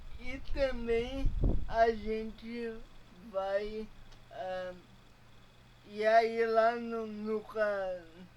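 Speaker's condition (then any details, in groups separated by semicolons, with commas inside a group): Paralysis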